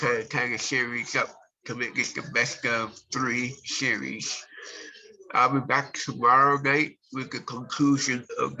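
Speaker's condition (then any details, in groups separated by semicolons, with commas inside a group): Cerebral palsy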